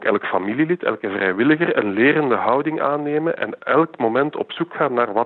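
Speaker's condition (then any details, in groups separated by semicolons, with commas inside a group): No condition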